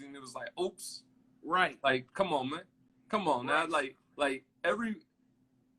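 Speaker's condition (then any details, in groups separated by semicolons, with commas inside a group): No condition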